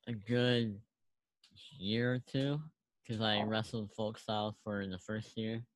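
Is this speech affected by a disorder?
Yes: cleft lip; unilateral cleft lip, one side only, milder than others, 18 surgeries so far, really bad underbite.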